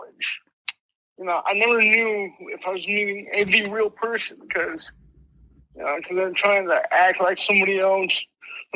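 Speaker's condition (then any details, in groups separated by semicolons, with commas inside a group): Mild cerebral palsy; speech impediment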